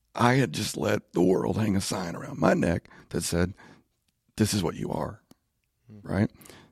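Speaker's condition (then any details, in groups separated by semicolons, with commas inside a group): Spasmodic dysphonia; in speech therapy with doctors, band crowns off for medical year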